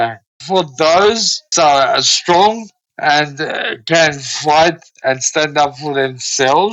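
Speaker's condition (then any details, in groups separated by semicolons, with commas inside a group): Cerebral palsy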